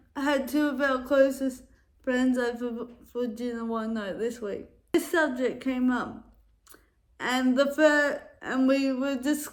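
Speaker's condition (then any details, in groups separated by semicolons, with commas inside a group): Cerebral palsy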